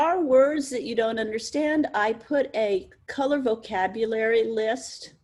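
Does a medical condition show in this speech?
No.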